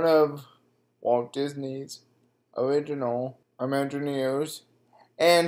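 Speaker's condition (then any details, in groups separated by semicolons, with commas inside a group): Cerebral palsy; uses a chair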